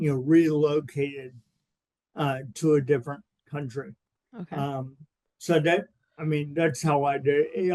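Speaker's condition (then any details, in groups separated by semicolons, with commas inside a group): Cerebral palsy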